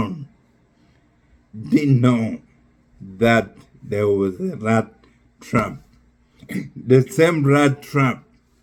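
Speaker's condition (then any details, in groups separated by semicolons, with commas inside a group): Neurological disease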